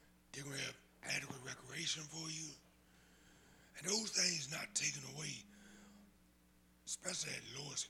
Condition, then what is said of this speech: Throat cancer. Everybody can tell I got some throat issues.